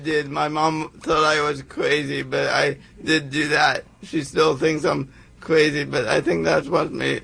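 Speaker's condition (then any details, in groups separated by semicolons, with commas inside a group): Cerebral palsy; sought better speaking for play-by-play, attended Toastmasters, hired speaking coach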